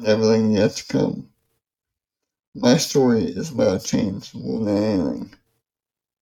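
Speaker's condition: ALS; ALS diagnosed at age 27, gradual changes before diagnosis, nervous system disease weakening muscles; speech affected, mouth function impaired, affects reading aloud

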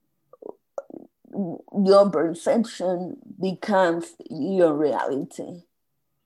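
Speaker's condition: Spasmodic dysphonia; diagnosed 6 months ago

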